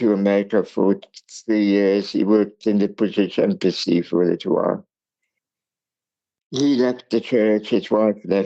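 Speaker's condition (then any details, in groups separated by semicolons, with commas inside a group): Cerebral palsy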